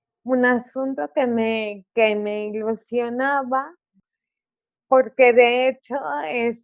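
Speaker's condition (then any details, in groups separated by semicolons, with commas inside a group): Cerebral palsy; articulation affected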